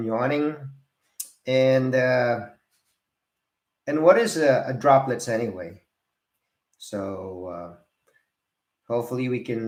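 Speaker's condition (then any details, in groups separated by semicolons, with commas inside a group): No condition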